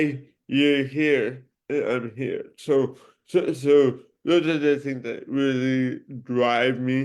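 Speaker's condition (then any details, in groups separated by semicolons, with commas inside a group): Cerebral palsy; from birth; voice sounds different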